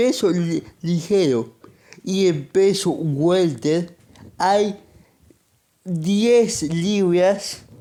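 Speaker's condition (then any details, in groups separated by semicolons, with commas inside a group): Cerebral palsy; monthly medication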